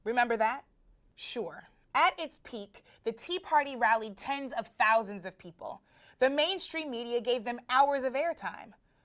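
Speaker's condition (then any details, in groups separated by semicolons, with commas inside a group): No condition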